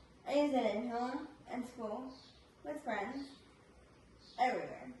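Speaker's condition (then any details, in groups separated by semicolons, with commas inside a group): Spastic cerebral palsy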